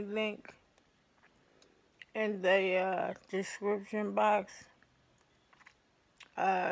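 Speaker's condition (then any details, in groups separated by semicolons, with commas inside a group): ALS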